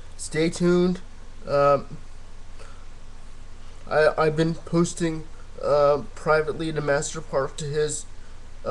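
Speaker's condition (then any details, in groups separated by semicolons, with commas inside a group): Cerebral palsy, spastic diplegia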